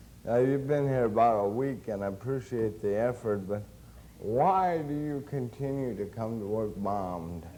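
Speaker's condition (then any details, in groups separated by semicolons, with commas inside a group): Cerebral palsy; since birth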